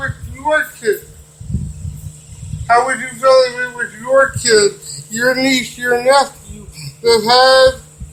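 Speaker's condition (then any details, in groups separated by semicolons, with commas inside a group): Cerebral palsy; wheelchair user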